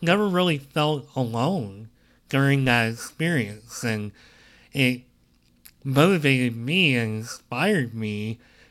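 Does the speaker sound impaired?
Yes: cleft lip and palate; present since birth.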